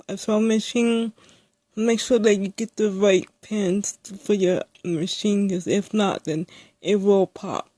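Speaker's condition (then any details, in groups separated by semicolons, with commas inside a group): Speech impairment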